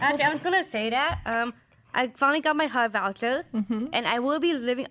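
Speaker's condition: Down syndrome; Down syndrome since birth

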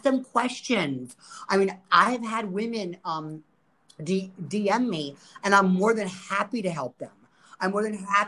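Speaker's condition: Stuttering; stuttering since school years, teased for it; present-tense self-report of stuttering; repeated sounds, prolonged sounds

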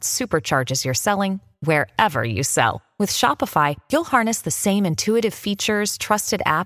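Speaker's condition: No condition

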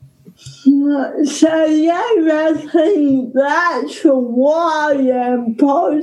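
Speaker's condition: Ataxic cerebral palsy; no breathing for 17 minutes

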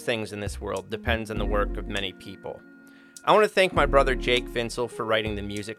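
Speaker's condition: No condition

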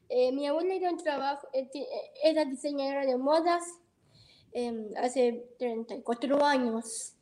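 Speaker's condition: Down syndrome; present from birth, heart surgery

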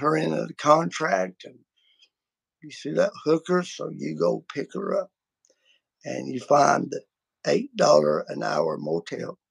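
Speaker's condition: Vocal cord surgery; multiple vocal cord surgeries

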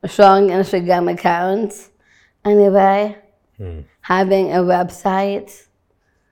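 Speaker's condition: Down syndrome

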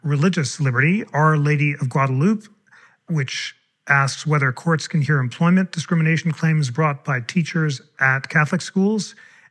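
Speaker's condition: No condition

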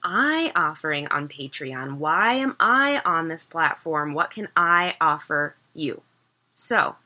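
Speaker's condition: No condition

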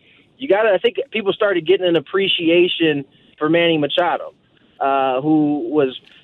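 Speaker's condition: No condition

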